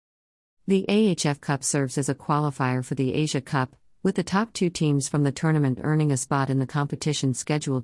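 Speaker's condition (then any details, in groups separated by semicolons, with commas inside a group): No condition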